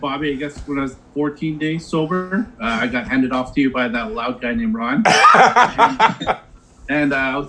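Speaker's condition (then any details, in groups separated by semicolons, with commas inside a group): No condition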